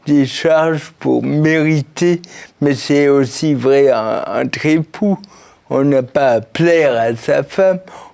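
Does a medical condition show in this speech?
Yes: cerebral palsy; since birth, birth injury.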